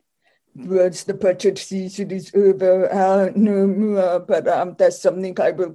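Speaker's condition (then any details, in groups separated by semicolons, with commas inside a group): Deafness; uses sign language, sign language interpreter or captioning for communication access; speaks for self, also uses sign language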